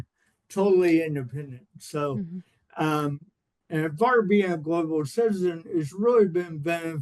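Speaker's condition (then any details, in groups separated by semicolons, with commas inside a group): Cerebral palsy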